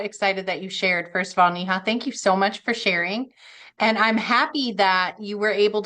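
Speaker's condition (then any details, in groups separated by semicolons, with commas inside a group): No condition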